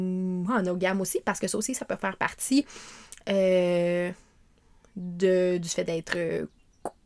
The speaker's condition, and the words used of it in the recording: Stuttering. Moi, je suis une femme bègue aussi, ça fait partie de moi, ça fait partie de mon une identité.